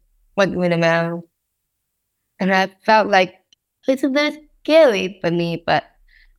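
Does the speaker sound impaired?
Yes: Down syndrome; congenital, present from birth; difficulty speaking clearly, described as a big challenge in acting career.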